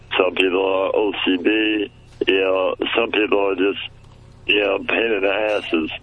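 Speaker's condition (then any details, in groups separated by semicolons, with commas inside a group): Muscular dystrophy; childhood onset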